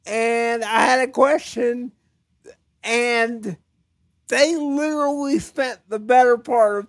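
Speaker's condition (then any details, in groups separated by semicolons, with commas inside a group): Cerebral palsy; types with one finger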